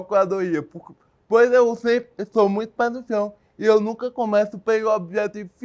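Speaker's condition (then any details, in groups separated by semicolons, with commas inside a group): Cerebral palsy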